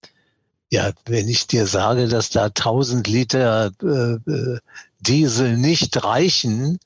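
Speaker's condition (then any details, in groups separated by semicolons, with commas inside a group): Parkinson's disease; mild course so far, still trembles, diet and sport to slow progression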